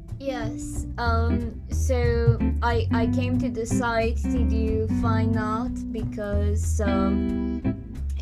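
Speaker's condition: No condition

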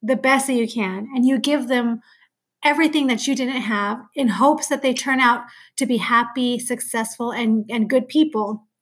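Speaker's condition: No condition

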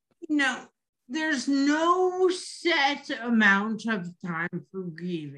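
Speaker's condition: Dysarthria after stroke; could not talk at first, letter board, possibly aphasic, dysarthria remains, much improved, diaphragmatic breathing, over-articulation

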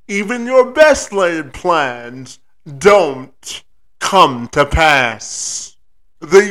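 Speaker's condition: Spastic quadriplegia cerebral palsy; from birth

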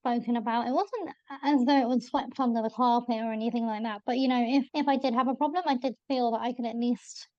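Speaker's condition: Bilateral cleft lip and palate; congenital

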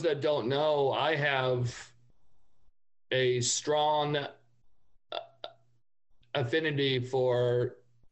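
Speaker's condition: Stutter; past speech therapy; not currently in speech therapy; stutters most on own name, noticeable right away to new people; prolonged sounds, blocks

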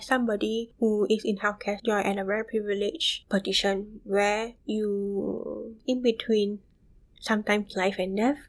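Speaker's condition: Bilateral sensorineural hearing loss; moderate to severe from about age 4, left profound since young, right worsened about 3 years ago; right severe with hearing aid, left profound with cochlear implant, fluctuating hearing; intense speech therapy

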